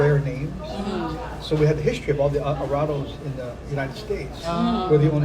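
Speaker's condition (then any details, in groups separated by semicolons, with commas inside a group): No condition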